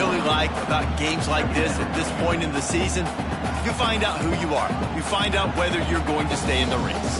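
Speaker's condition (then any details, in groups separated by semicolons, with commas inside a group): No condition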